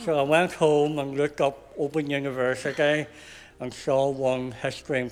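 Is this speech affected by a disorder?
Yes: cleft palate and cleft lip; congenital, many operations in early years, childhood speech therapy; consultants predicted never able to speak in front of people.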